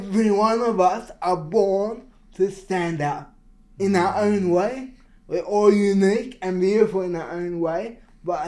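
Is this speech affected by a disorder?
Yes: cerebral palsy.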